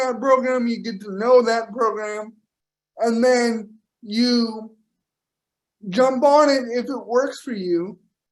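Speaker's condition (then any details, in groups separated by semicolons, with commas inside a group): Cerebral palsy; power wheelchair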